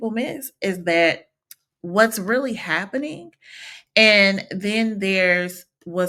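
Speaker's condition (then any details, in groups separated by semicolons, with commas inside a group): No condition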